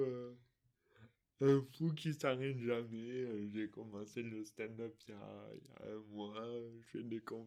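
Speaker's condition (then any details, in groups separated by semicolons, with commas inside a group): Dystonia; articulation difficulties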